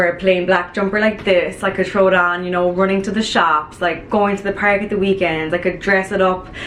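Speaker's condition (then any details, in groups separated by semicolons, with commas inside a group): No condition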